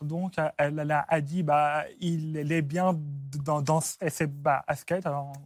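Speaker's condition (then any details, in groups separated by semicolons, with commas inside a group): Stuttering; onset at about age 4 after grandmother's throat cancer, fluent before, once misdiagnosed as Gilles de la Tourette; no attempts to control stuttering; part-word and word repetitions, frequent euh fillers; repeated sounds, repeated words, blocks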